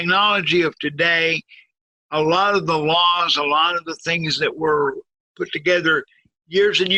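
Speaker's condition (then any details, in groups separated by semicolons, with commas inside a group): Cerebral palsy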